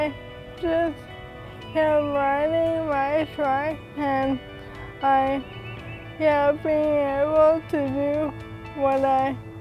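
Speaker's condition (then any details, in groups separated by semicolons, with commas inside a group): Amyotrophic lateral sclerosis; about three years since diagnosis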